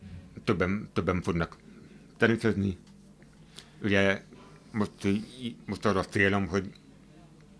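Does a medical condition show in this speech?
Yes: hearing impairment; hard of hearing.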